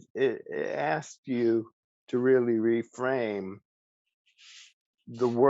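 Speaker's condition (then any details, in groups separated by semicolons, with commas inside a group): ALS; speech still preserved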